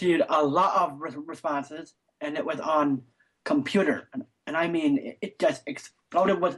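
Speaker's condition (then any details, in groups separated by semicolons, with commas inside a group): Down syndrome; intellectual disability, processes information more slowly; struggles to make self understood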